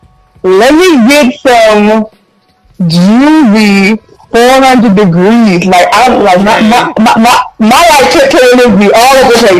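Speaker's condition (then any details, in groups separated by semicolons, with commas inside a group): Stutter; stutter since age 3; people took voice away because of stutter; repeated sounds, repeated words, prolonged sounds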